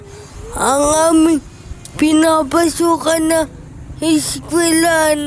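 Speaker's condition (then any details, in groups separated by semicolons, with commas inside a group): Cerebral palsy; affects hands, cannot write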